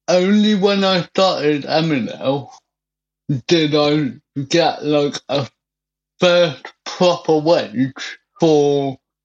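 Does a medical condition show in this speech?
Yes: cerebral palsy; wheelchair.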